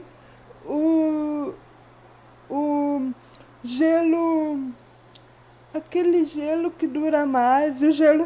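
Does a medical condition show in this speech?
Yes: cerebral palsy.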